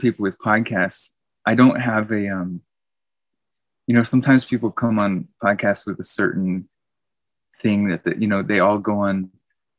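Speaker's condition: No condition

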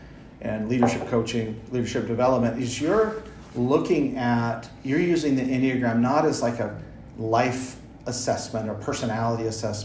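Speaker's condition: No condition

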